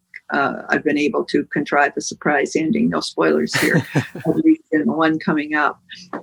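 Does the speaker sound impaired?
No.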